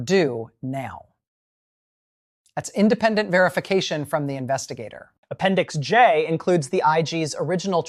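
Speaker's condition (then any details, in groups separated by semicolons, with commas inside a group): No condition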